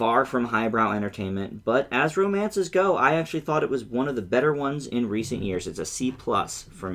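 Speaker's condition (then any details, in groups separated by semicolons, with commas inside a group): No condition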